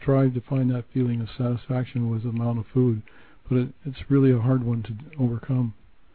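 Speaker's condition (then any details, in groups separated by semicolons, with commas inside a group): Parkinson's; onset 2003 as minor arm tremor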